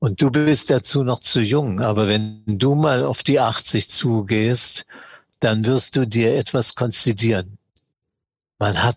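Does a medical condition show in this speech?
Yes: Parkinson's disease; diagnosed at age 75, years of trembling before diagnosis, once put down to stage fright.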